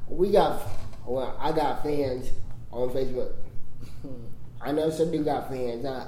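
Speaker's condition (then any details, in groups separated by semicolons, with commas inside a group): Cerebral palsy; congenital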